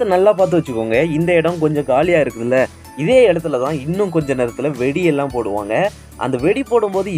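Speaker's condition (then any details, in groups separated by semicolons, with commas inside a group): No condition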